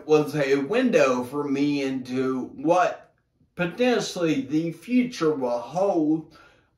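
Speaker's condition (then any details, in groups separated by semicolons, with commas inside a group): Brain injury; affects walking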